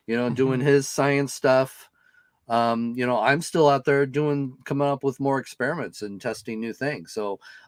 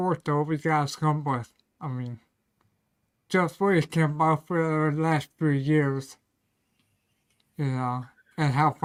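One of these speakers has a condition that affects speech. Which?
The second: ataxia; brain lesion, affects walking and balance; may slur speech, may sound drunk.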